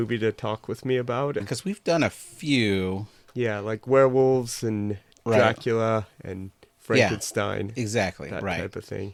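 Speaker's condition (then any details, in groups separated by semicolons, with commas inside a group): No condition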